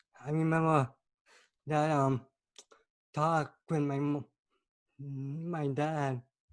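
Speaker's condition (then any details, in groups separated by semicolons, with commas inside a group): Cerebral palsy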